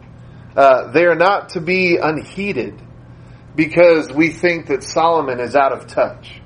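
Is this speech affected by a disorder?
No.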